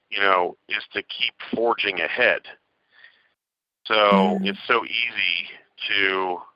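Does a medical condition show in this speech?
No.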